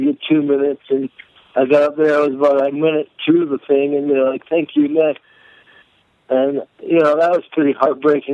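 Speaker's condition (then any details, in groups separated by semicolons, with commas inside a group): Cerebral palsy; may sound drunk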